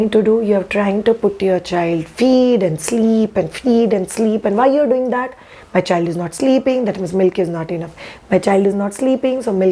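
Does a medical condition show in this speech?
No.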